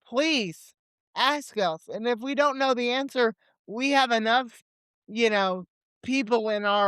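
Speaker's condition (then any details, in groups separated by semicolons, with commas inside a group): Cerebral palsy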